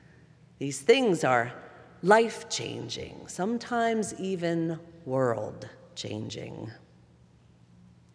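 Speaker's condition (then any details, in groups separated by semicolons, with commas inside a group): No condition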